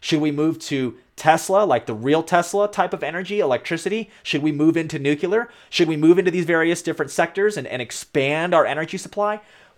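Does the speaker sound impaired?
No.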